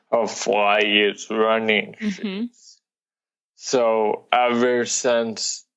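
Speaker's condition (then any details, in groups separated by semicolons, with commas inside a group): Cerebral palsy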